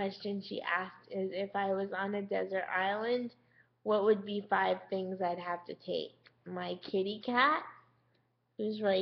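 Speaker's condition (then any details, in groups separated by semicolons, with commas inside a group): Cerebral palsy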